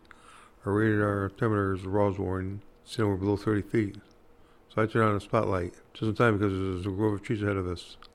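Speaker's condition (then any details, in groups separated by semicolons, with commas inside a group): Parkinson's disease; Parkinson's disease attributed to Agent Orange exposure during Vietnam service, hard time walking; speech affected very significantly, hard time talking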